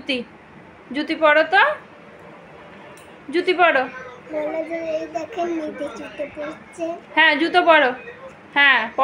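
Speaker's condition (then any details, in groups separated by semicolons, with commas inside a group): No condition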